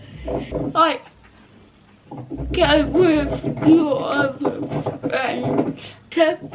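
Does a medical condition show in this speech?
Yes: cerebral palsy; not quadriplegic.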